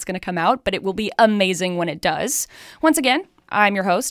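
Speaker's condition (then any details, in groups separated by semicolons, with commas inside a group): No condition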